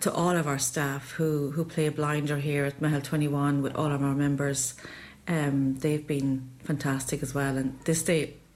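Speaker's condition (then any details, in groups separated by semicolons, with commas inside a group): No condition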